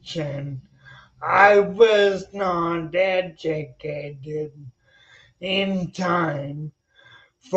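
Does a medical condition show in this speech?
Yes: spinocerebellar ataxia; progressive.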